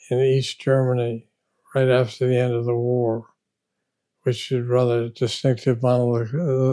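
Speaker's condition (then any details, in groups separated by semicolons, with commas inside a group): Parkinson's disease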